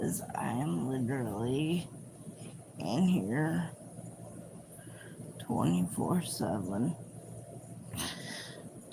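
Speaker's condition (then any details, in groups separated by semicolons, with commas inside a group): Cerebral palsy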